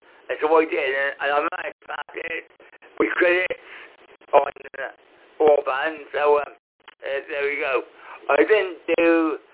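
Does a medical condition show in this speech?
Yes: cerebral palsy.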